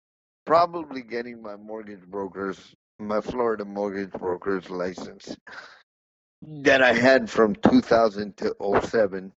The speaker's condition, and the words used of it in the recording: Cerebral palsy. Listen, you got a lot of gifts. You can see, you can speak, you can hear, and you're nowhere near a vegetable.